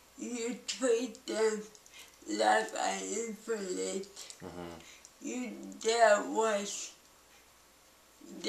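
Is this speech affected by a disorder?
Yes: cerebral palsy.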